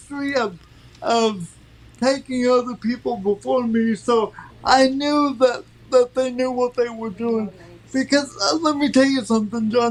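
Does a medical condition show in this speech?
Yes: cerebral palsy; from birth.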